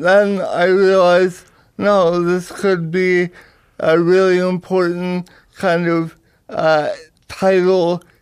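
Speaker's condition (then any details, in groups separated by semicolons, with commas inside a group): Cerebral palsy; power wheelchair user, personal support worker 6 hours weekly, mother toilets, washes, cooks, dresses, drives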